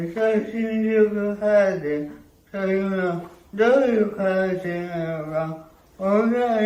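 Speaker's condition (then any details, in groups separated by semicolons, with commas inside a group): Cerebral palsy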